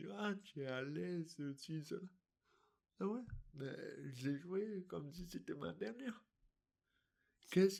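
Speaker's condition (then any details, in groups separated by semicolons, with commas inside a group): Dystonia; articulation difficulties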